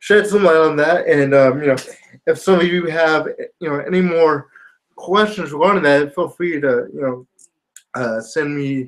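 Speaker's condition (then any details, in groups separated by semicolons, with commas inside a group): Spastic quadriplegia cerebral palsy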